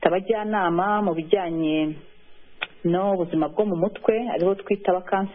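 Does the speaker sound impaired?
No.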